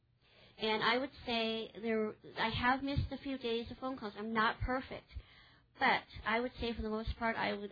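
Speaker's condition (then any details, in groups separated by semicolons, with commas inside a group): Cleft palate; congenital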